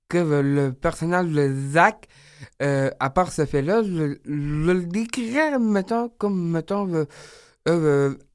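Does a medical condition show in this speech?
Yes: Down syndrome; described as very talkative, at ease and eager to speak.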